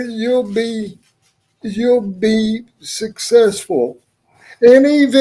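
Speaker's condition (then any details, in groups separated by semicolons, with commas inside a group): Cerebral palsy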